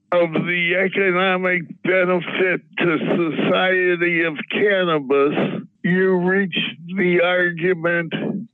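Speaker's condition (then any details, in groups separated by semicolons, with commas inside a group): Parkinson's disease; preferred by tincture dropper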